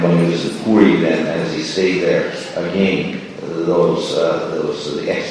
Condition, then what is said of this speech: No condition.